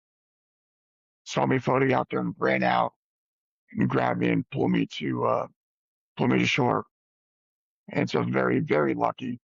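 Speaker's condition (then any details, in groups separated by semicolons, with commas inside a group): Spinal cord injury paralysis; diving accident, paralyzed from neck down; ongoing locomotor therapy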